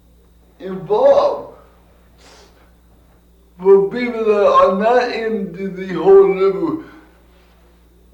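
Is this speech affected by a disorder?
Yes: cerebral palsy; from birth.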